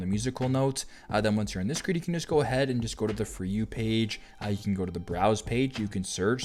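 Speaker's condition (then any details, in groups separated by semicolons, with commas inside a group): No condition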